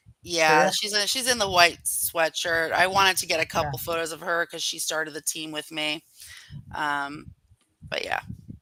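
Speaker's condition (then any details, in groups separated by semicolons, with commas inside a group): No condition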